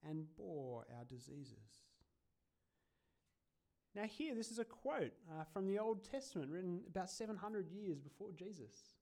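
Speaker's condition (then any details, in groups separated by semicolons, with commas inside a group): No condition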